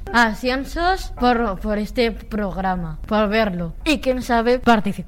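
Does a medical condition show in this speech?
Yes: Down syndrome; trisomy 21, extra chromosome, from birth.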